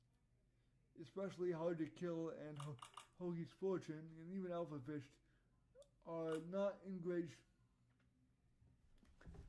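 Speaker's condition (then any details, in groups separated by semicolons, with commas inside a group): Cerebral palsy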